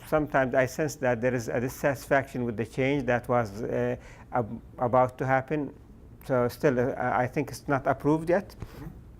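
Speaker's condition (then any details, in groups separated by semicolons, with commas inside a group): No condition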